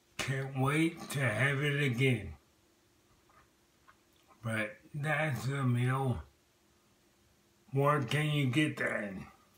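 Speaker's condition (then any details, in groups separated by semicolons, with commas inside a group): Multiple sclerosis; affects left side and voice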